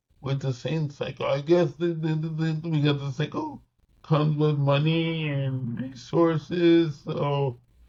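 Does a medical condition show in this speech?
Yes: cerebral palsy.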